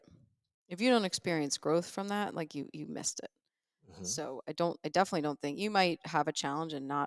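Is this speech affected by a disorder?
No.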